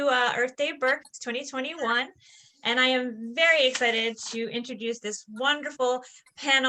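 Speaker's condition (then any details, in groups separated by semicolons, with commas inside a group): No condition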